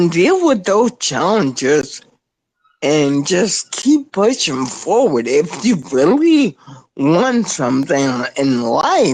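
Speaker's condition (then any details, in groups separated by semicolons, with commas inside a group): Spinocerebellar ataxia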